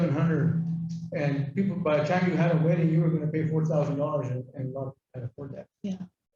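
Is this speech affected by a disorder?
No.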